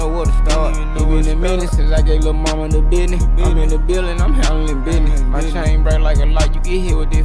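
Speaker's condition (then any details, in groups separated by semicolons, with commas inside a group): No condition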